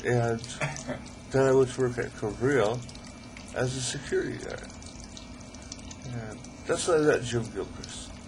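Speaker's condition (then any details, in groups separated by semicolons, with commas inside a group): ALS; still able to talk, articulate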